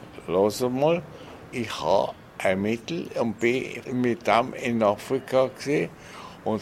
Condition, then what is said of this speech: Stroke. Sie sind jetzt verloren gegangen durch den Schlaganfall, den ich hatte.